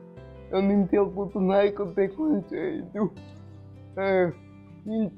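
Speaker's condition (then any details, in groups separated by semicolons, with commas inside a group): Cerebral palsy; some difficulty speaking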